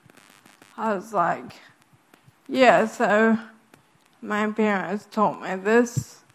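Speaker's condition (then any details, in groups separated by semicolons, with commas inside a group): Friedreich's ataxia; cannot speak if quiet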